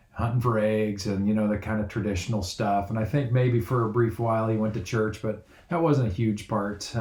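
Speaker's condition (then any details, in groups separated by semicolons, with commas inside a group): No condition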